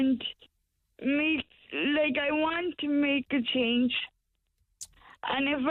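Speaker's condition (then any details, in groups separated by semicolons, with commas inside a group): Cerebral palsy; wheelchair user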